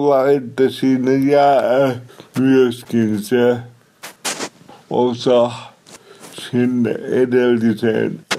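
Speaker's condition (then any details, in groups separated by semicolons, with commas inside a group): Cerebral palsy; somewhat unclear, self-described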